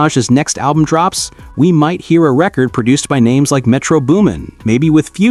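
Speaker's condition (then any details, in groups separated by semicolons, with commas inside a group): No condition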